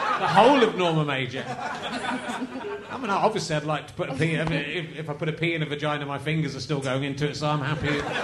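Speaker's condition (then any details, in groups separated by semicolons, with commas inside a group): No condition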